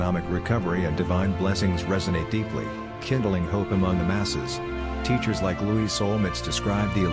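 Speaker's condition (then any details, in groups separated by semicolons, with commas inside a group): No condition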